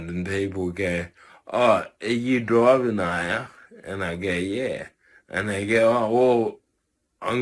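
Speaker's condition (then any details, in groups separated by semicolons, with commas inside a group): Cerebral palsy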